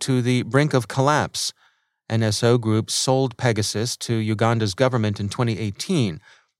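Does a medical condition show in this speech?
No.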